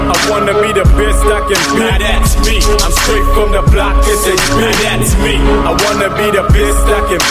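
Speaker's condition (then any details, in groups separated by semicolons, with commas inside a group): No condition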